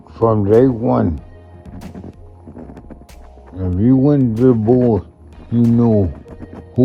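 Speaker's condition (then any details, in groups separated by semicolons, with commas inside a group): Multiple sclerosis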